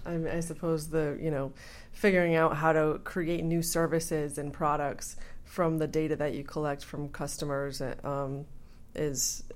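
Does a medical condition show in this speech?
No.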